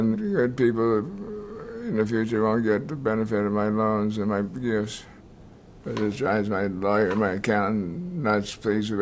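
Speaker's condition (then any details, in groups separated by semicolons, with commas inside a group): Multiple sclerosis; diagnosed decades ago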